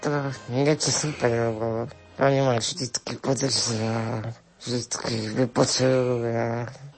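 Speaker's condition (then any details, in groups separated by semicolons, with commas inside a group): Spinal muscular atrophy with tracheostomy; congenital progressive muscle wasting, onset early childhood, ventilator breathing support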